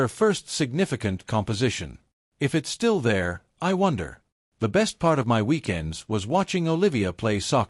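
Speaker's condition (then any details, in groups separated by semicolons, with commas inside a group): No condition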